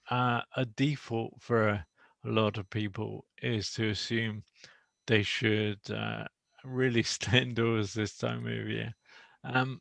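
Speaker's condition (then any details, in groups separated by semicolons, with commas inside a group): Motor neuron disease; about 18 months since diagnosis, no longer walking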